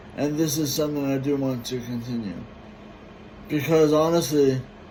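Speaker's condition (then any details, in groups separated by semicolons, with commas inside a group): Brain injury; relearned talking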